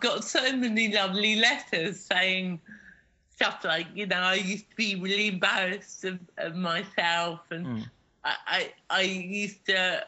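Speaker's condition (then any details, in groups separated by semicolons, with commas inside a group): Cerebral palsy; cerebral palsy since childhood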